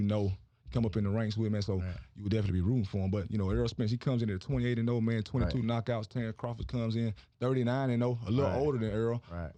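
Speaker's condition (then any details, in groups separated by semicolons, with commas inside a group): No condition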